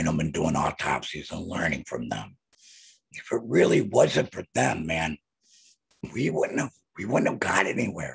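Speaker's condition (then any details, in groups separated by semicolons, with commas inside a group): Laryngectomy, voice prosthesis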